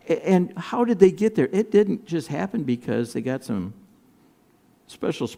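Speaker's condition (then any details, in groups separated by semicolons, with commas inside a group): No condition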